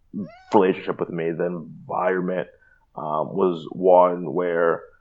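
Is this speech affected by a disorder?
Yes: stuttering; stutters a lot; here blocks.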